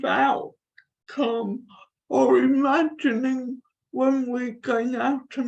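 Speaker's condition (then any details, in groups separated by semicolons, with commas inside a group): Cerebral palsy; from birth, affects limbs and neck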